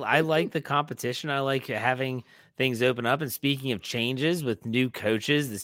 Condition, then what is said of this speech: None; typical speech.